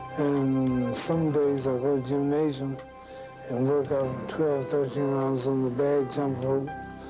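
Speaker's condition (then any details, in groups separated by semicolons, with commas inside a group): Parkinson's syndrome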